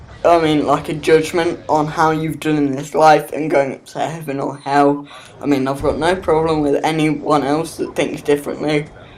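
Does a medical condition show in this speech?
Yes: cerebral palsy.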